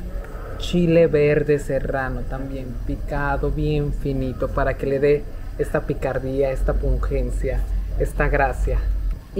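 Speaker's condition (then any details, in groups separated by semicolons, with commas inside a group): No condition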